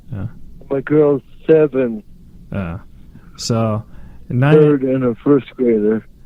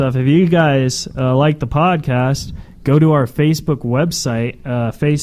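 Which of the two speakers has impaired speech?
The first: cerebral palsy; unable to write or type.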